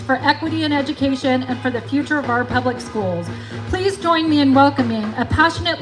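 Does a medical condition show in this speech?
No.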